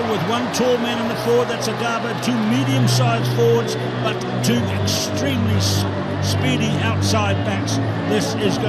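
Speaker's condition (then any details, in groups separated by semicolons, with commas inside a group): No condition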